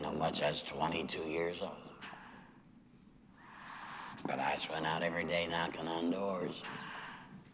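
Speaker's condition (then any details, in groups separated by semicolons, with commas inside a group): Laryngectomy after throat cancer, voice prosthesis; altered tone of voice joked about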